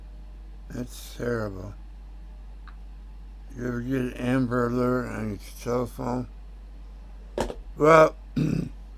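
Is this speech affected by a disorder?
Yes: tongue cancer; tongue tumor.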